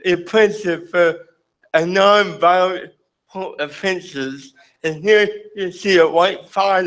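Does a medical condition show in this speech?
Yes: cerebral palsy.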